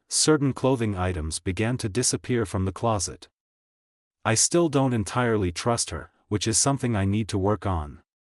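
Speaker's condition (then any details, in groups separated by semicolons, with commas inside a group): No condition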